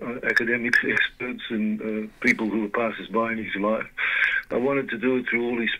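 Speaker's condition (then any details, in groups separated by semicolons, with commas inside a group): Parkinson's disease; can't do much more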